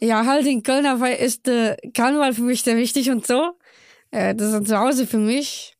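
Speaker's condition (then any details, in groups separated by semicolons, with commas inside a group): Down syndrome; congenital, born in Köln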